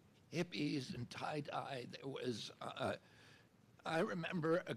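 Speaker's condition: Spasmodic dysphonia; voice still impaired but much improved after Japanese surgery

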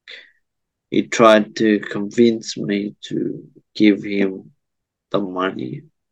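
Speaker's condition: Cerebral palsy

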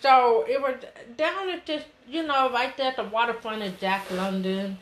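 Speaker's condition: Hearing loss; hears and speaks well, understands sign language, signs less fluently

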